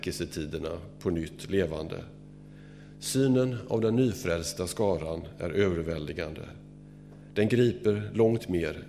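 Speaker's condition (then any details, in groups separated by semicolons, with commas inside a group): No condition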